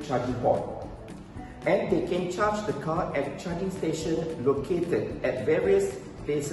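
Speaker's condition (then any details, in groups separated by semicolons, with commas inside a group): No condition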